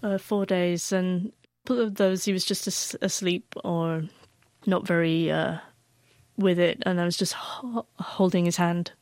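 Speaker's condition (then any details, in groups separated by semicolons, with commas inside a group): Stammer; stammer since early childhood, neurological brain function, not nervousness or psychological; adult, works for 50 Million Voices stammering charity; hid stammer for years by withdrawing, speaking little, feared phone, typing gave artificial fluency; repeated sounds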